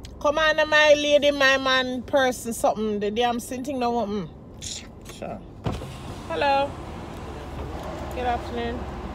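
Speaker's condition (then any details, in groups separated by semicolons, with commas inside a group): No condition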